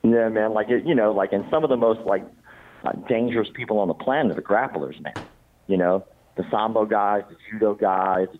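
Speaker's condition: Cleft palate; congenital

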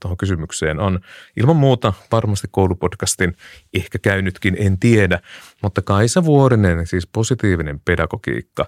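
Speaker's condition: No condition

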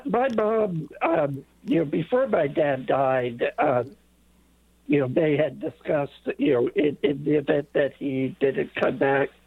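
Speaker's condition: Late-onset Pompe disease; infusion treatment, over 250 infusions, service dog Coppola from Canine Companions, physical activity limited

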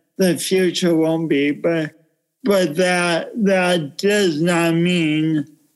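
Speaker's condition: Cerebral palsy; pronounced speech impediment, speech therapy, OT and PT in childhood in the 80s

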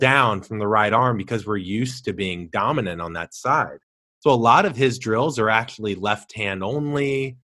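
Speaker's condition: No condition

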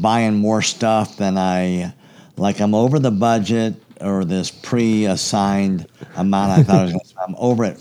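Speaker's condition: Cleft palate; congenital, very severe

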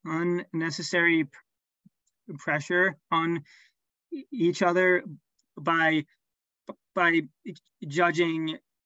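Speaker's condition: Stuttering; developmental stuttering, onset at age 7 just before first grade, extended family history; age 24, about 17 years since onset, no longer afraid of stuttering; still stutters, grew more prominent in childhood, formerly avoided speaking, past fluency-technique therapy with breathing, later acceptance therapy with Josh, tried psychiatrist-prescribed stuttering medication; repeated words, prolonged sounds, blocks

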